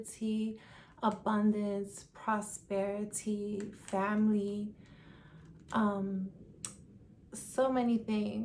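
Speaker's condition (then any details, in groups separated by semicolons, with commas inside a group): No condition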